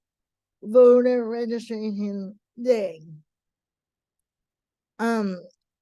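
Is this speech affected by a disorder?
Yes: cerebral palsy.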